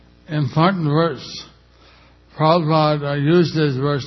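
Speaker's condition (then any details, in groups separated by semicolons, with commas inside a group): Stroke with facial paralysis; undergoing therapy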